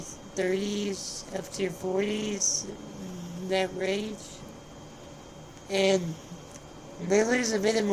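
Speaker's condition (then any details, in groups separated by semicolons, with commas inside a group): Spinal muscular atrophy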